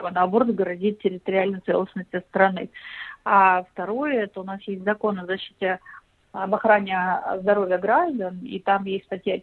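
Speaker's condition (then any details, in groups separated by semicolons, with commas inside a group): No condition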